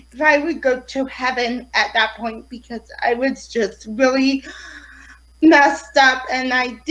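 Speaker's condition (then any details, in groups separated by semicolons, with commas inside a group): Cerebral palsy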